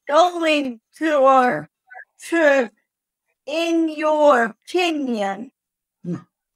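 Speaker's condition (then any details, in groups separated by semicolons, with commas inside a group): Cerebral palsy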